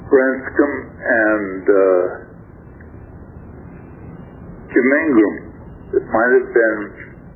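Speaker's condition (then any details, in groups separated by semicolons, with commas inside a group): Stroke affecting throat muscles; first stroke about 3 years ago, left side totally paralyzed, then three more small strokes; much mobility recovered with therapy; last small stroke affected throat muscles, tough time talking, listener says speech sounds fine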